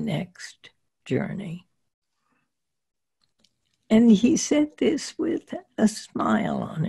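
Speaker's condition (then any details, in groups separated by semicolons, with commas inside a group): Spasmodic dysphonia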